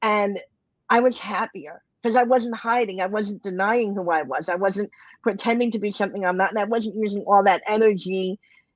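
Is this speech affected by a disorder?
Yes: cleft lip and palate; bilateral, congenital, more than 20 surgeries from age 2 months to late twenties.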